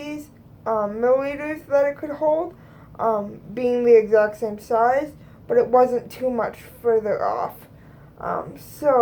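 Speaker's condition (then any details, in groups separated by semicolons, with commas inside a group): Cerebral palsy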